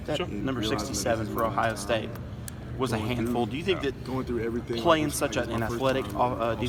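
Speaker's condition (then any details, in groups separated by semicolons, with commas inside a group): No condition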